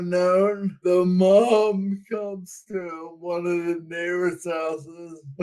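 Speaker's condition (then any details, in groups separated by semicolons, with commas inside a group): Friedreich's ataxia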